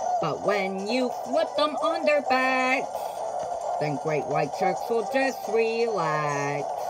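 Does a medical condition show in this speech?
No.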